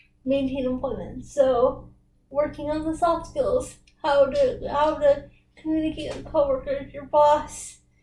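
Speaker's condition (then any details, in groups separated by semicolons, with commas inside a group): Cerebral palsy; brain damage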